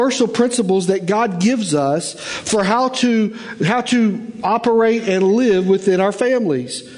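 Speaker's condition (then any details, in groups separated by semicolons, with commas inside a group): No condition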